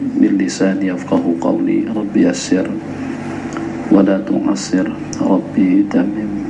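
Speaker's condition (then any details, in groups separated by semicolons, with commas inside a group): No condition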